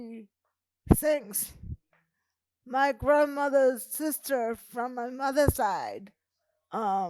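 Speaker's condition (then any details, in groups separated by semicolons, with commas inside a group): Cerebral palsy; present from birth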